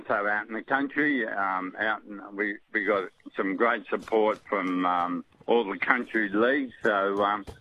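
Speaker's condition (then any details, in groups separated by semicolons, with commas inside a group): Motor neurone disease; diagnosed, no available treatment or cure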